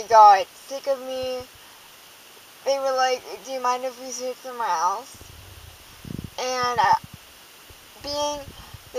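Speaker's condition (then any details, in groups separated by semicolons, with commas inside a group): Cerebral palsy, dystonic hemiplegia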